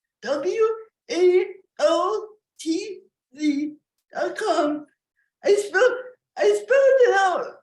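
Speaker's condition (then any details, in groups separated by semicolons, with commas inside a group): Cerebral palsy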